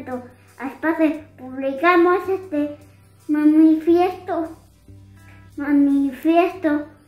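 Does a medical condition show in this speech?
Yes: cerebral palsy.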